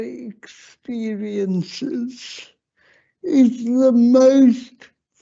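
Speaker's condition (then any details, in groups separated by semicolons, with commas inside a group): Slurred speech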